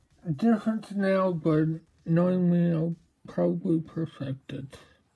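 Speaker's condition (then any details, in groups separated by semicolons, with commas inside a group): Mobius syndrome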